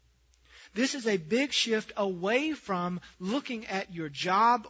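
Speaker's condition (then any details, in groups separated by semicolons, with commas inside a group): No condition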